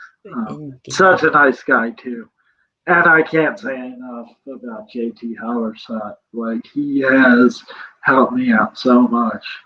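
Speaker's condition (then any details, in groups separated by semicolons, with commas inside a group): Cerebral palsy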